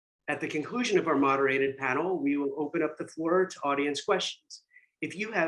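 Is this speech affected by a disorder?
No.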